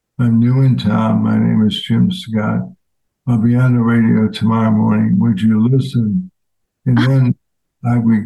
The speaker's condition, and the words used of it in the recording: ALS (motor neuron disease). Now you've got a different voice.